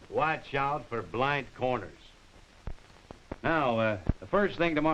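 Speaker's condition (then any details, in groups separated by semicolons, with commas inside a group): No condition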